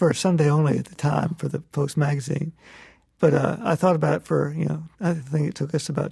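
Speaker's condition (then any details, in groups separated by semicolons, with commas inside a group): Parkinson's disease; loss of motor control, left arm pretty lousy, right hand largely spared, right-handed; manageable, symptoms ease when concentrating on drawing, mental tricks fend off symptoms, symptoms treatable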